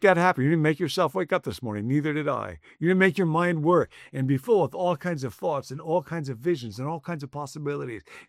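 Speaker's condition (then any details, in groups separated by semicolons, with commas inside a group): No condition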